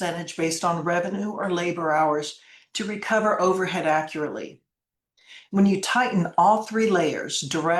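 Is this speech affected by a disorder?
No.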